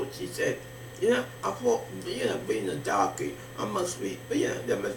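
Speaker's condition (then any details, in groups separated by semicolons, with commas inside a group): Facial palsy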